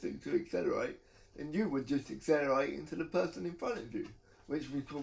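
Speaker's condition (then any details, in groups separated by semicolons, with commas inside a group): Cerebral palsy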